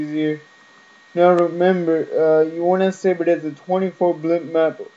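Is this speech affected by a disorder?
Yes: cerebral palsy.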